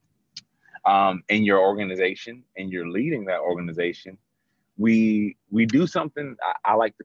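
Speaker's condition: No condition

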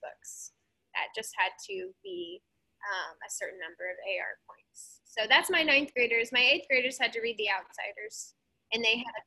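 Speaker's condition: No condition

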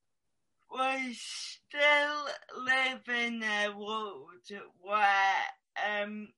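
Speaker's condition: Cerebral palsy; since childhood

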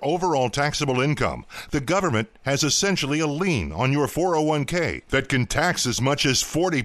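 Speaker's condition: No condition

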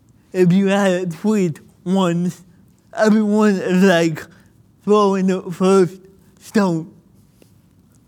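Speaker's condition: Cerebral palsy; birth oxygen loss

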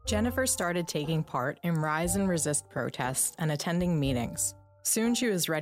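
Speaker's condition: No condition

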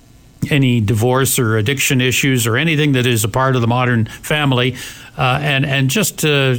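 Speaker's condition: No condition

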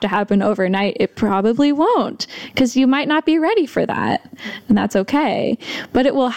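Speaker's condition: No condition

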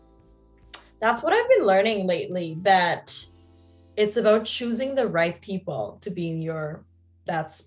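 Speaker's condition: No condition

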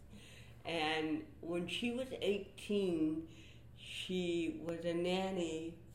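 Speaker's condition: Cerebral palsy, athetoid

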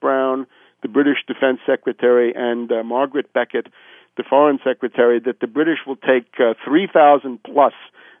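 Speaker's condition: No condition

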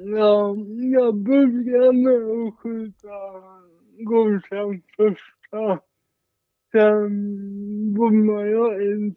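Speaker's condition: Cerebral palsy, mild

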